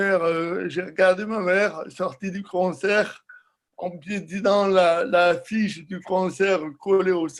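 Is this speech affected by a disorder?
Yes: cerebral palsy; from birth, lack of oxygen.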